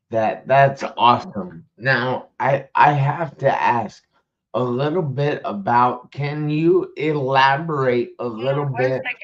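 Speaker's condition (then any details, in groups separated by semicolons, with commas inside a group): Traumatic brain injury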